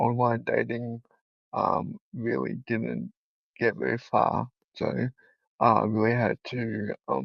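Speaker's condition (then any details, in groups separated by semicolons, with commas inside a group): Cerebral palsy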